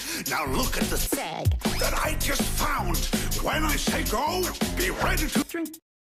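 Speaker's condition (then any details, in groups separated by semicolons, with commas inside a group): No condition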